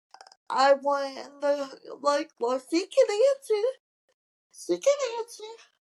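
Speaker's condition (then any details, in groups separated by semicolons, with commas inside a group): Cerebral palsy; from birth, wheelchair user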